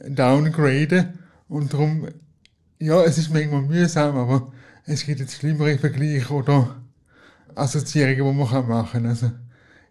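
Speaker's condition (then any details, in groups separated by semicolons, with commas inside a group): Cerebral palsy; cerebral palsy present from birth, wheelchair user, crawled on knees as child, needs help in daily life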